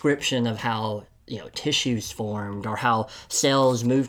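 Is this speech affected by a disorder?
Yes: cleft lip and palate; listener heard 'palate' as 'pilot', self-described enunciation not always good, attributed to being from Tennessee.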